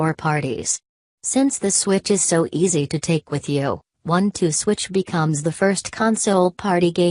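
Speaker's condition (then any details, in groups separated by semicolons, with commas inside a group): No condition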